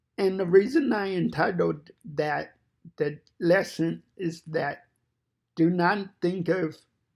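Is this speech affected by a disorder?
Yes: cerebral palsy; fine motor impairment.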